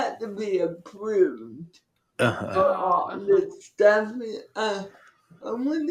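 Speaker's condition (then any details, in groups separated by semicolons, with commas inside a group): Cerebral palsy; from birth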